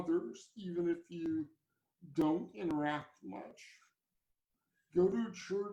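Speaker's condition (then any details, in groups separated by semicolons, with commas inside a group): Cerebral palsy; from birth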